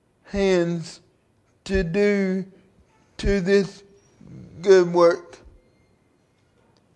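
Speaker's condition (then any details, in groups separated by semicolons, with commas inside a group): Cerebral palsy; from birth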